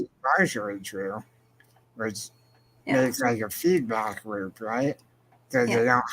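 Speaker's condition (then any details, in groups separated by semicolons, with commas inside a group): Spinal muscular atrophy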